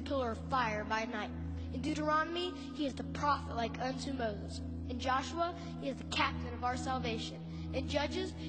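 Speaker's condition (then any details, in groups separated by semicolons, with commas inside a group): No condition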